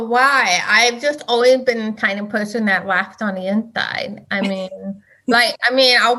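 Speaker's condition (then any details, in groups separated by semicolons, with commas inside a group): Deafness; elevates voice when not wearing hearing aid, cannot hear own voice, goes by feel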